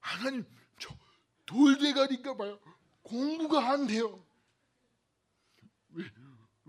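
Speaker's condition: Cerebral palsy; body and bones twisted

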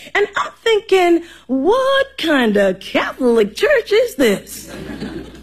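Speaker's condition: No condition

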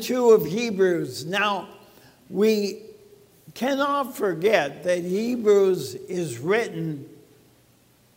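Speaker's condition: ALS; talks funny, speech sounds abnormal

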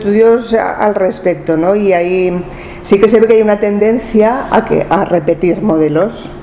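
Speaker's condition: No condition

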